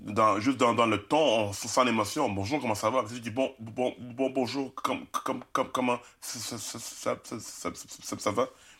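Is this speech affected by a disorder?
Yes: stuttering; stuttering since childhood, teased in primary and secondary school; stutters on greetings and own name, swaps in easier words, fluent and fast when rapping since age 15; here repeated sounds, prolonged sounds.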